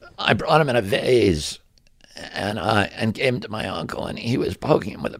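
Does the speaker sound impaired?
Yes: spasmodic dystonia; voice affected.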